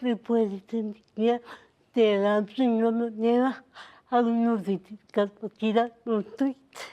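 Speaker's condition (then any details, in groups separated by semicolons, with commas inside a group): Cerebral palsy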